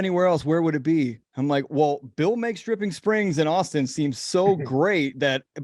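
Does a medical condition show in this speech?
No.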